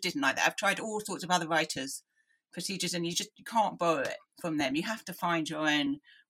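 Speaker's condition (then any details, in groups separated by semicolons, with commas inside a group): Deafness; hopeless and unwieldy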